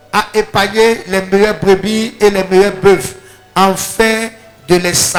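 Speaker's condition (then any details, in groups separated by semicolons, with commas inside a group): No condition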